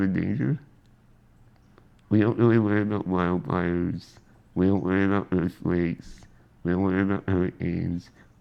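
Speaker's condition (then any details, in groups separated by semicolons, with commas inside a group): Spinal muscular atrophy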